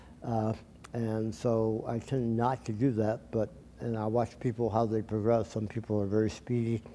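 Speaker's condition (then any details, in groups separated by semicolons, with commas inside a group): Tongue cancer surgery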